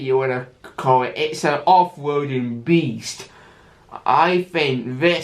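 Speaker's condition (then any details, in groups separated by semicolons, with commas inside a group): Cerebral palsy with stammer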